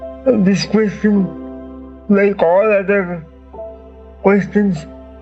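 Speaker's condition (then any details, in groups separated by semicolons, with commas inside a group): Cerebral palsy; slow to speak, speech improves with continued talking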